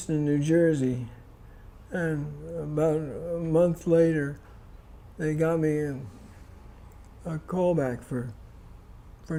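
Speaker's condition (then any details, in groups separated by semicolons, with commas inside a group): Parkinson's disease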